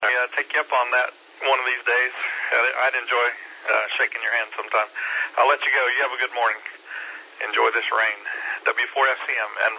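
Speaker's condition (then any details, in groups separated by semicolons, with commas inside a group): No condition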